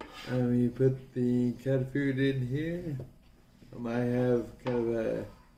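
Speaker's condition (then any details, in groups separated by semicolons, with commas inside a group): Ataxia; falls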